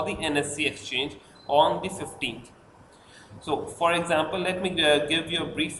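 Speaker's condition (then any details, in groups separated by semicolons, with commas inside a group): No condition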